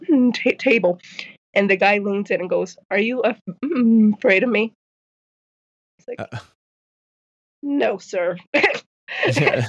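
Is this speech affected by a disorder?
Yes: stuttering; developmental neurological stutter, born four months early, no speech until four, onset at eight, suspected genetic; stutters on every letter and when singing, mid-word, masks fluency, worse when mask falls off; here repeated sounds, repeated words.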